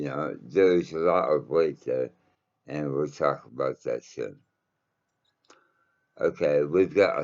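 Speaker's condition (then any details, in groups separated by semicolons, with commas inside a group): Mouth cancer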